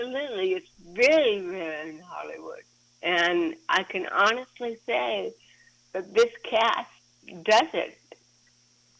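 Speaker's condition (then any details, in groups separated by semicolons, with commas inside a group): Cerebral palsy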